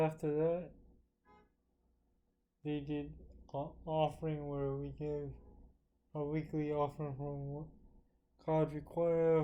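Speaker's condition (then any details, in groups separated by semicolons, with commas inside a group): Cerebral palsy; with developmental delay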